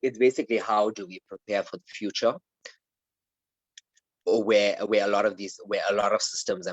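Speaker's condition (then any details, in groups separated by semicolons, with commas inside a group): No condition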